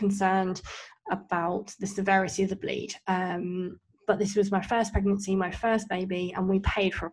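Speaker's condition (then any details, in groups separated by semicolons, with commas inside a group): Cleft lip and palate; congenital cleft, born with cleft; only three speech and language therapy sessions before discharge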